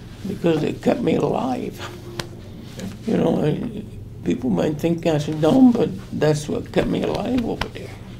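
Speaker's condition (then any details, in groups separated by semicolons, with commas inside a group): Traumatic brain injury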